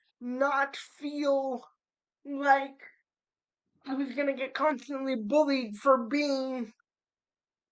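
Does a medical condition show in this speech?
Yes: cerebral palsy; spastic.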